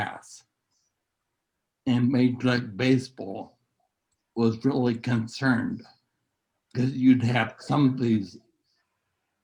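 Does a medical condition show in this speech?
Yes: neurological disease.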